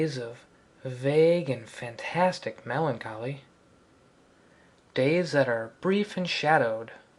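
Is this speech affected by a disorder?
No.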